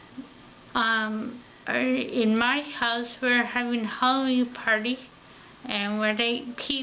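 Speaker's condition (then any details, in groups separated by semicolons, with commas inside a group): Ataxia; affects mouth and tongue coordination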